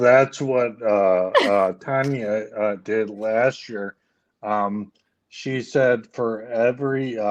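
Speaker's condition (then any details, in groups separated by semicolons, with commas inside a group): ALS; leg onset, later arm weakness; speech issues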